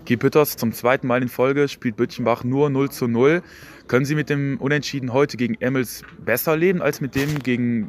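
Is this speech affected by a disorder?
No.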